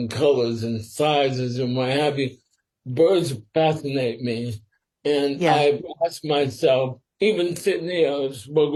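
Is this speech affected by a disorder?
Yes: sporadic ALS.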